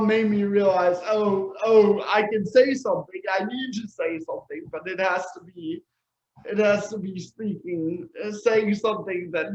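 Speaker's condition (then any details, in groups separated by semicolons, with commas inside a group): Cerebral palsy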